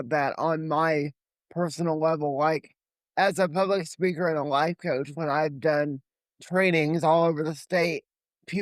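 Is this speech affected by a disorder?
Yes: cerebral palsy; lifelong wheelchair user.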